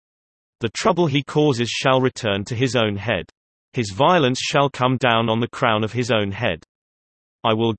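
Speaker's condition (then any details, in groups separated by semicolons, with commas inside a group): No condition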